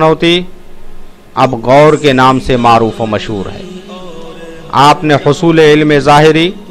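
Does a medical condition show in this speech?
No.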